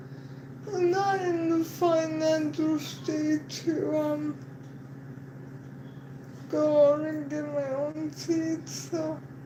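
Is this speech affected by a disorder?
Yes: cerebral palsy.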